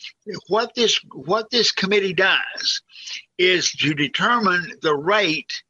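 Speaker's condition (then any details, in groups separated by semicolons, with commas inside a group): Cerebral palsy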